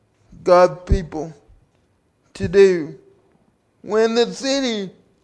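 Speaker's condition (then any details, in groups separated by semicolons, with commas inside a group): Cerebral palsy; from birth, due to birth complications, 37 years since onset, carried by parents and friends since birth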